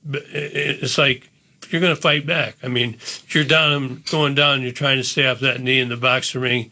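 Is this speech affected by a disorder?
Yes: Parkinson's disease; neurodegenerative disease, posture and gait changes as Diamondbacks manager, neck and shoulder surgeries before diagnosis; about 10 years since diagnosis; once could not speak on live TV, diagnosed 2 days later.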